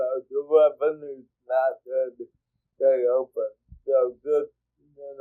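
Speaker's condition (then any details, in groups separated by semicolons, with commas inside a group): Cerebral palsy; speech therapy in childhood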